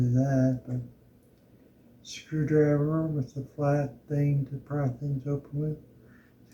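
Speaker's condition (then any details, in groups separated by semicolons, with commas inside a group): Parkinson's disease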